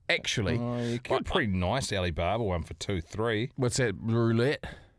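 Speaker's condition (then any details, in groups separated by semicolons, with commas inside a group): No condition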